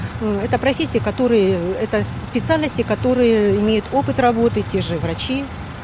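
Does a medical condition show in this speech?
No.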